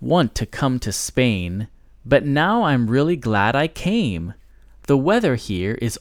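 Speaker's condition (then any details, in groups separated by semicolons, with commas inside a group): No condition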